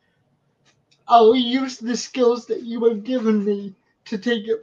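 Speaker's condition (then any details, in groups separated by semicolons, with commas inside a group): Cerebral palsy; wheelchair user, physical therapy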